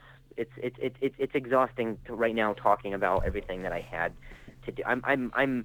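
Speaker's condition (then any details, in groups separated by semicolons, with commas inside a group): Stutter; acquired stutter after traumatic brain injury and concussion from freak softball injury, motor skills also affected; stuttered speech; repeated sounds, repeated words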